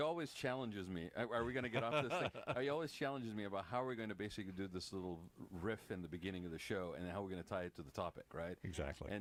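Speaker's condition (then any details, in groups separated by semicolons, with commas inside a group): No condition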